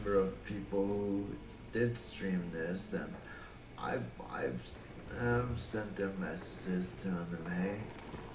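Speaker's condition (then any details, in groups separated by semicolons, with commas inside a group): Cerebral palsy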